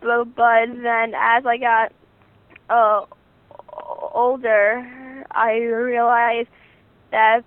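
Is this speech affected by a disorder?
Yes: stuttering; stuttering since beginning to talk, speech therapy with own speech therapist; about 18, starting college, therapy every two weeks, summer three-session intensive, Friends National Association; needs extra time to speak, letters to teachers, friends avoid filling in words; here repeated sounds, blocks.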